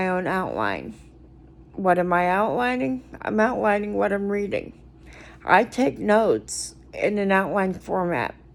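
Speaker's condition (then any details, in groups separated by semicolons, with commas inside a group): Cerebral palsy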